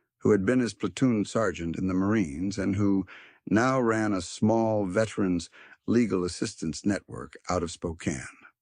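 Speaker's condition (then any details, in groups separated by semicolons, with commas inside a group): No condition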